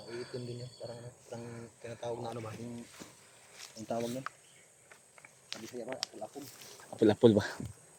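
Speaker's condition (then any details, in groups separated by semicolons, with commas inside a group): No condition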